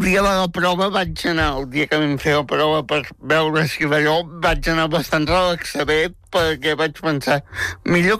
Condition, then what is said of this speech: Cerebral palsy. Fes algú perquè la gent t'entengui, no? Però que no ho sabies que costaria tant.